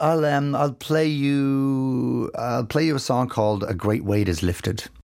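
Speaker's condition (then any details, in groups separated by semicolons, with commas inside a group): No condition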